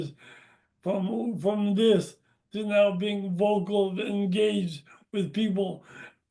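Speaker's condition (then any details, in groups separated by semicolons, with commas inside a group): Brain injury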